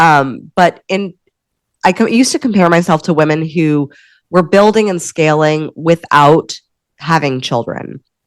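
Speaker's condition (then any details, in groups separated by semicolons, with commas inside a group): No condition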